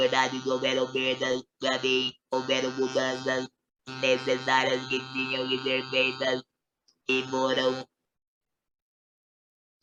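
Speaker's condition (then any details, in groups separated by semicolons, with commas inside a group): Total laryngectomy, electrolarynx; communicates with electrolarynx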